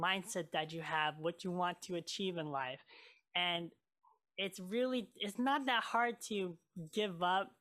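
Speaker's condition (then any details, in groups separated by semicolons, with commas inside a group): Cleft lip and palate; lip scar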